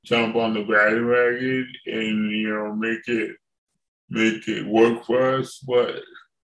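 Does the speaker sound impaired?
Yes: cerebral palsy; from birth.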